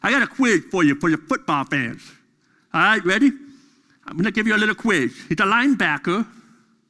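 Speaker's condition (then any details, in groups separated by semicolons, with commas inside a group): Deafness; deaf during school years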